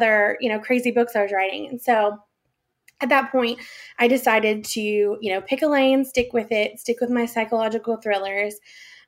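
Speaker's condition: No condition

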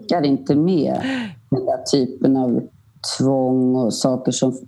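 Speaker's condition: Tourette syndrome; tic onset age 12-13, diagnosed at 38 by psychiatrist as OCD with tics, later Tourette diagnosis; 45 years of tics, no tic-free day, mainly body muscle tensing, varies daily, worse when cold

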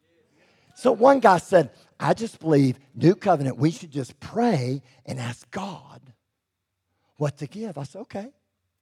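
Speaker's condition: Cleft lip and palate; congenital

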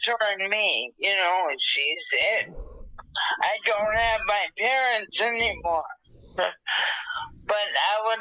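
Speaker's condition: Dysarthria after stroke, thalamic hemorrhage; dysarthria from stroke, speech affected, no aphasia, cognition intact

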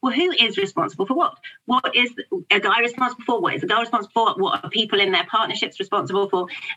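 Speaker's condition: No condition

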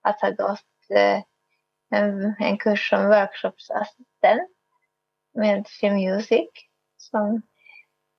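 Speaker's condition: Cerebral palsy, spastic

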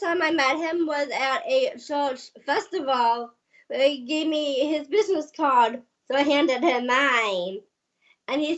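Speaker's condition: Down syndrome

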